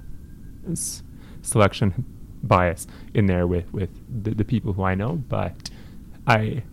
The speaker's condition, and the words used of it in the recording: Stuttering. There are some days and some moments where I stutter more.